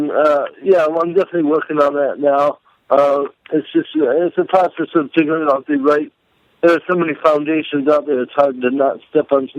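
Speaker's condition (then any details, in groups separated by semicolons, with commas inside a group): Cerebral palsy; may sound drunk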